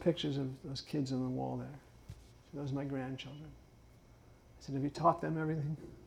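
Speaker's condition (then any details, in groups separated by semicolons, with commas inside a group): Parkinson's; speech therapy judged unnecessary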